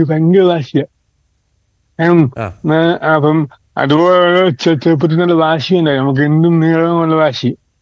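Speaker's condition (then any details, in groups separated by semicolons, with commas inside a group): Cerebral palsy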